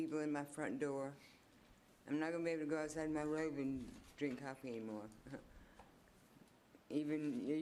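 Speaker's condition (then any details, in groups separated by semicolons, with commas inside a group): Parkinson's; on medication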